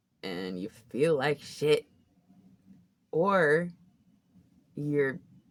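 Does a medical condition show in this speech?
No.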